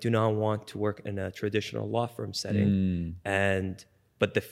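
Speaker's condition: No condition

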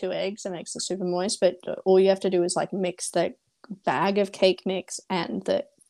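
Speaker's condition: No condition

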